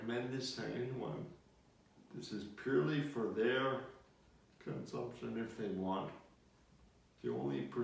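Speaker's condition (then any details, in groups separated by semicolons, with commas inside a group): Multiple sclerosis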